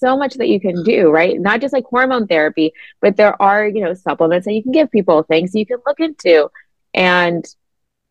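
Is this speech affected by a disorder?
No.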